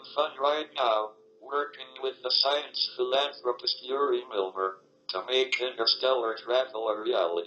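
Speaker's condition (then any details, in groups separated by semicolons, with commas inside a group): ALS, speech-generating device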